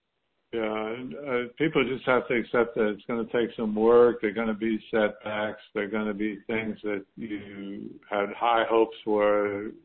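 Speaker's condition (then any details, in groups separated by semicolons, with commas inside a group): Parkinson's; some symptoms gradually improved with persistent proactive self-care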